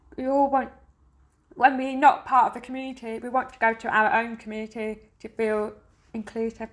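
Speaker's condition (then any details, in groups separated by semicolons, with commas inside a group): Deafness; uses sign language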